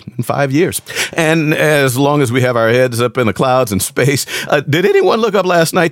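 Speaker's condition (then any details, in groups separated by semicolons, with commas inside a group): No condition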